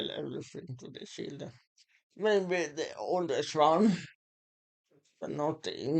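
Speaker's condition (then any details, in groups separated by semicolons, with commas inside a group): Muscular Parkinson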